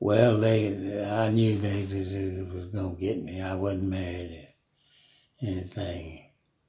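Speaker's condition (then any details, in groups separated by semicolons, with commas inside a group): Parkinson's; about 5 years since onset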